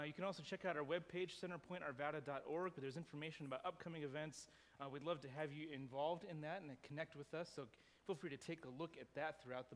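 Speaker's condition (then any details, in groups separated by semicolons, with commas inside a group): No condition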